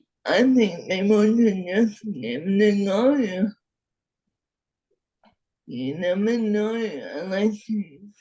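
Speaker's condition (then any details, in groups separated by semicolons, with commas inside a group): Friedreich's ataxia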